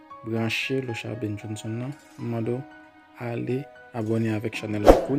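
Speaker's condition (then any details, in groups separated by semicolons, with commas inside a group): No condition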